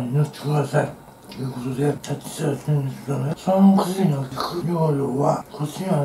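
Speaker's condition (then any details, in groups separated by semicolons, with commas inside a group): Tongue cancer, partial glossectomy; half tongue lost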